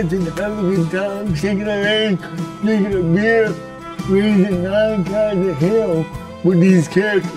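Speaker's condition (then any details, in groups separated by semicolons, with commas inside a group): Cerebral palsy; from birth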